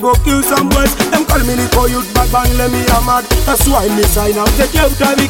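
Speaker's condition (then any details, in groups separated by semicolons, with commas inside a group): No condition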